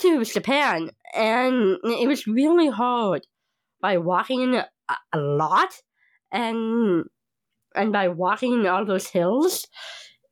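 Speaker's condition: Down syndrome; past knee surgery with metal piece in knee, long hospital stay; age 30, slow to catch breath walking hills, as on Japan trip

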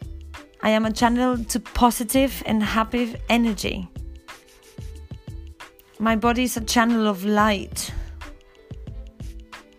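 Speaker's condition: No condition

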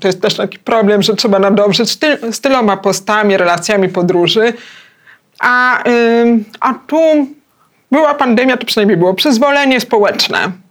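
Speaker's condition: Hard of hearing, cochlear implant

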